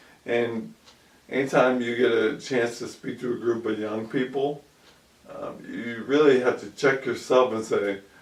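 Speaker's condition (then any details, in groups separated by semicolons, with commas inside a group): ALS; about 2 years since onset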